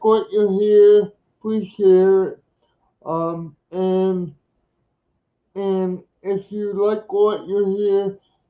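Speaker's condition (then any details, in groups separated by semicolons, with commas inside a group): Cerebral palsy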